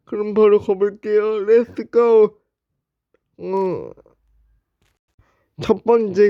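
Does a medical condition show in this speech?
Yes: brain lesion disability.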